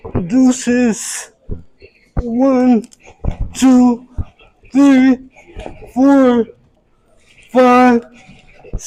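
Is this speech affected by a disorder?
Yes: traumatic brain injury; voice affected.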